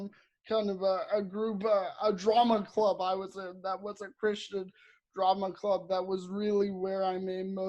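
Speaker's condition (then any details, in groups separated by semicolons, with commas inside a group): Cerebral palsy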